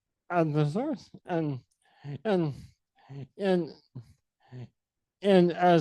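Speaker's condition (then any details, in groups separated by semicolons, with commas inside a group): Sporadic ALS; diagnosed at age 32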